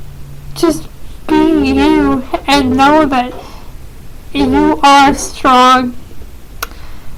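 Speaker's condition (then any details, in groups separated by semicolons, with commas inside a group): Cerebral palsy, mild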